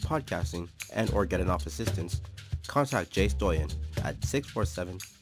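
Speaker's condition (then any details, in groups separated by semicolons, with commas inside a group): No condition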